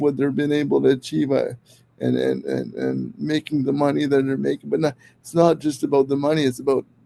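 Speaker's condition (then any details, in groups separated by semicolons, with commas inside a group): Cerebral palsy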